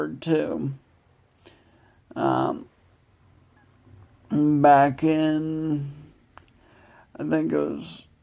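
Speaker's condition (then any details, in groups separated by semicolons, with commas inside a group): Multiple sclerosis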